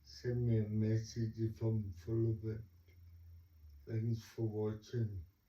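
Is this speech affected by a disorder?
Yes: cerebral palsy; talks slowly.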